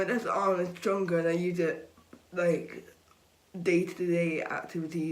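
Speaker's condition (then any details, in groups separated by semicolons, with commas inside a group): Cerebral palsy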